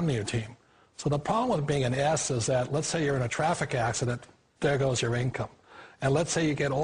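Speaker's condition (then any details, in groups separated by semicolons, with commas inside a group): No condition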